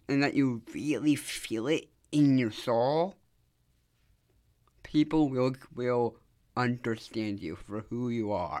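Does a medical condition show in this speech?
Yes: Down syndrome; from birth; able to do public speaking, able to express self.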